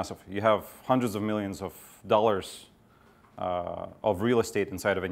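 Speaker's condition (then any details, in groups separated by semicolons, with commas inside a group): No condition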